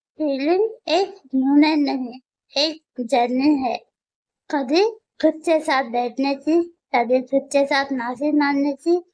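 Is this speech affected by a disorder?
Yes: muscular dystrophy; wheelchair user.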